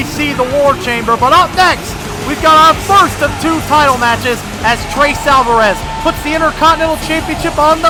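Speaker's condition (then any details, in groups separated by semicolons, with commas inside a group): No condition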